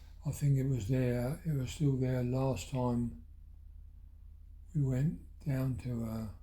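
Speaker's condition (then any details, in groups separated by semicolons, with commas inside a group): Parkinson's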